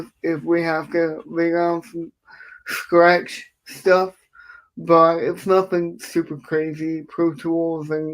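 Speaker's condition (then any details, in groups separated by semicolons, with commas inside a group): Cerebral palsy; affects speech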